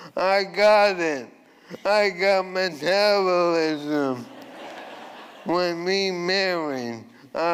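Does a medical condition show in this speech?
Yes: ALS.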